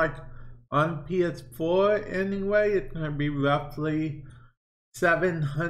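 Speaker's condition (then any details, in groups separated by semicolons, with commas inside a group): Cerebral palsy; affects speech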